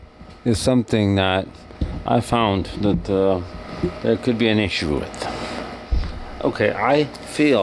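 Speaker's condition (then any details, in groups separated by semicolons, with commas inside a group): Cerebral palsy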